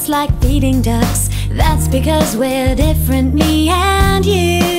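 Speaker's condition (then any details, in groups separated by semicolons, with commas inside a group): No condition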